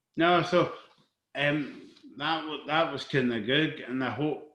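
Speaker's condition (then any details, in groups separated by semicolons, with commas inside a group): Cerebral palsy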